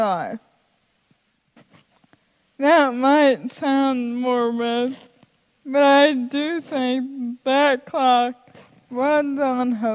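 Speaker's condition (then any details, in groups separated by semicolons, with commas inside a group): Friedreich's ataxia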